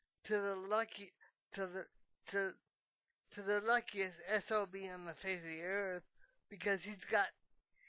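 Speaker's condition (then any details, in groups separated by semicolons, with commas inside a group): Cerebral palsy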